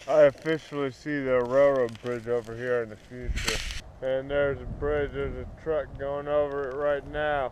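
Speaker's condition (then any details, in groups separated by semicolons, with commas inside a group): Cerebral palsy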